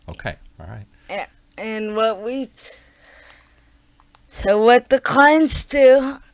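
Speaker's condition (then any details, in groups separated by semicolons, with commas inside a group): Cerebral palsy; born premature; tried eye-gaze computer access; talking is a struggle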